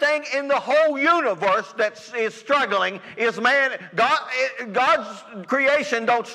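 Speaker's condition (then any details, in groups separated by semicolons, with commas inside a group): No condition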